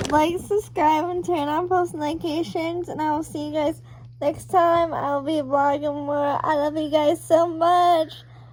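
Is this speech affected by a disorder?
Yes: cerebral palsy.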